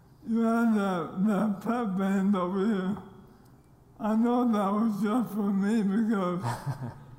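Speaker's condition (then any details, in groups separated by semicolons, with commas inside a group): ALS; fears last public speech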